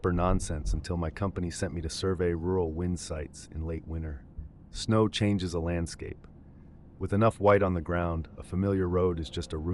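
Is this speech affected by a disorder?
No.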